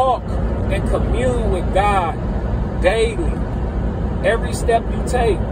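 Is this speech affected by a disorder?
No.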